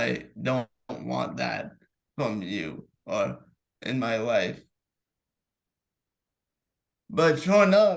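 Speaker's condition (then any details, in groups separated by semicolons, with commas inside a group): Cerebral palsy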